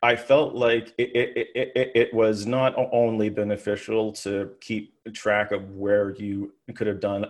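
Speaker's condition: Stuttering; stutter since birth, many rounds of therapy, practices speech technique and self-image work; stutter persists, better some days, varies with focus and tiredness; obvious stutter, cannot be hidden, needs full mental focus on speaking, physically exhausting, harder with distractions; repeated sounds, prolonged sounds, blocks

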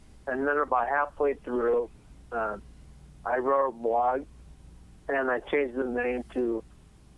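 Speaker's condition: Cerebellar ataxia; not in wheelchair

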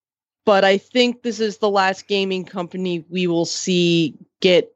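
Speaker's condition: No condition

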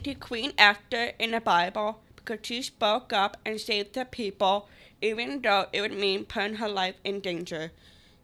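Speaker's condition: Down syndrome; accent from condition

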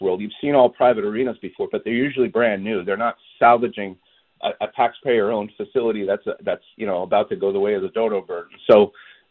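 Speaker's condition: No condition

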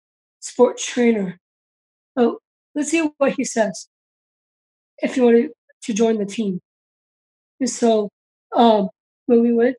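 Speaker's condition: Down syndrome; congenital

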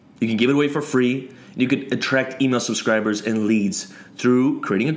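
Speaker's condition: No condition

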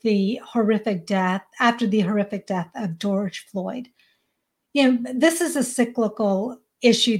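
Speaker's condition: No condition

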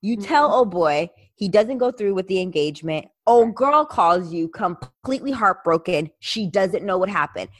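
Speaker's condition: No condition

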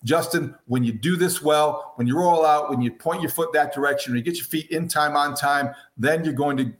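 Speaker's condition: No condition

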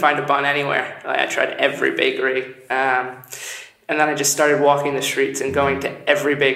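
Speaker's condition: No condition

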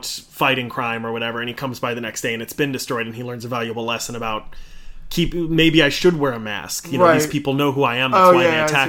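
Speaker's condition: No condition

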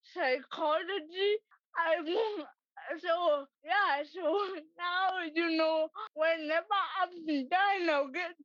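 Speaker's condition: Cerebral palsy; extra exam time

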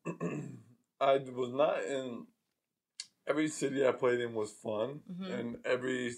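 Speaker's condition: ALS

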